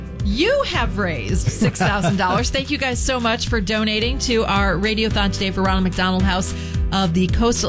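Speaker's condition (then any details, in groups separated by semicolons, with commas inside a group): No condition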